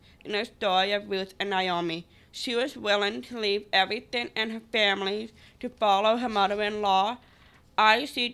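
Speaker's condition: Down syndrome; accent from condition, fears not being understood, tries again speaking clearer and louder

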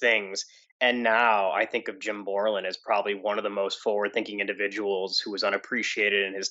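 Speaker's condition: No condition

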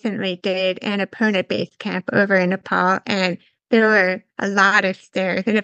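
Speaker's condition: Severe to profound hearing loss; congenital, diagnosed in England, hearing aids from 11 months, cochlear implant one side; learned to listen and speak through early intervention in England

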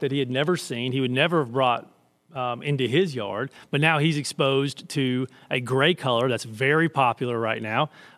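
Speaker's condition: No condition

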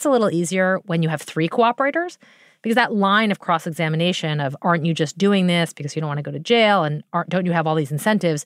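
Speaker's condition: No condition

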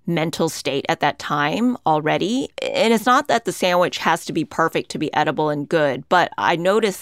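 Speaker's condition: No condition

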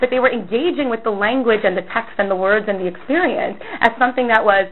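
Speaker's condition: No condition

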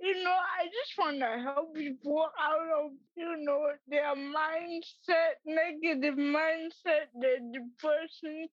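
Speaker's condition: Cerebral palsy; affects walking and hand use

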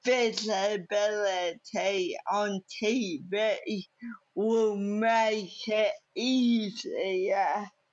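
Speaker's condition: Cerebral palsy; no wheelchair use

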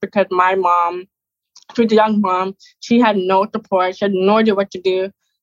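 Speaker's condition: Deafness; hard of hearing, caused by medication, hearing aids; wears hearing aids; speaks confidently in spoken conversation

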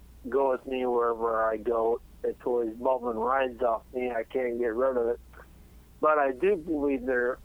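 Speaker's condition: Cerebellar ataxia; not in wheelchair

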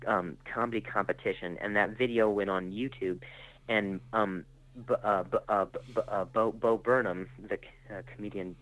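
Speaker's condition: Stutter; acquired stutter after traumatic brain injury and concussion from freak softball injury, motor skills also affected; stutters now, tells audiences early about the stutter to put them at ease; stuttered speech; repeated sounds, prolonged sounds

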